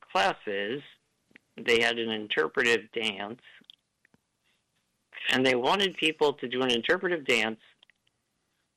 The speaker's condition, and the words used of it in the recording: Muscular dystrophy. And you may hear the ventilator I use currently that I use to breathe.